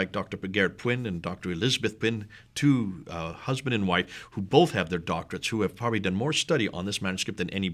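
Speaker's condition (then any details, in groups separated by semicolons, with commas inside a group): No condition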